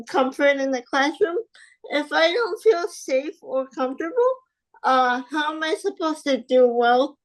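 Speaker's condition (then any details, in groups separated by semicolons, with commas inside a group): Spastic quadriplegic cerebral palsy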